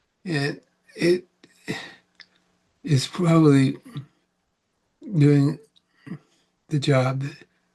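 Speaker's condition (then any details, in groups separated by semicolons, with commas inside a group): Parkinson's; about 18 years since onset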